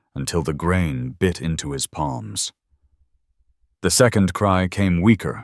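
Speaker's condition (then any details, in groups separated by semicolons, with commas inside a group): No condition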